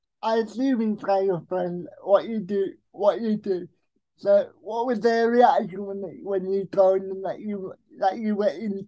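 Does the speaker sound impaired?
Yes: cerebral palsy; speech affected, can get rambly when nervous.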